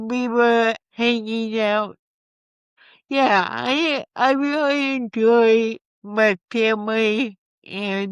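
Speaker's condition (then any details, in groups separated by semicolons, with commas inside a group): Cerebral palsy; from birth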